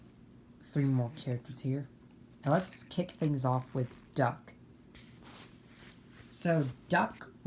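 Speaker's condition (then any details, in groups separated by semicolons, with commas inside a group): No condition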